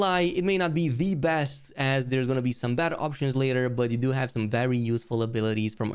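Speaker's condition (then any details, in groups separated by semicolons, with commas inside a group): No condition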